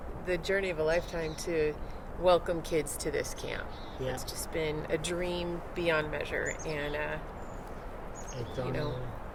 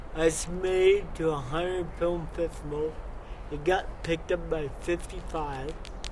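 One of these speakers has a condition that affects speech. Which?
The second: cerebral palsy; from birth, wheelchair.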